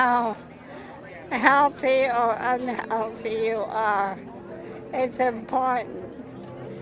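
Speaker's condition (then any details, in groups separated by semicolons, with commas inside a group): ALS; still moving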